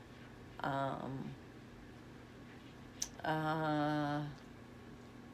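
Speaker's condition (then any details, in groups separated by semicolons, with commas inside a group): Essential tremor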